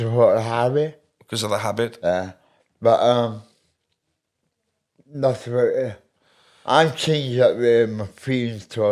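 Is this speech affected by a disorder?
Yes: medication-induced speech impediment.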